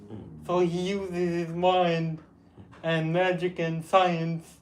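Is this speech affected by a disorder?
Yes: cerebral palsy; with developmental delay.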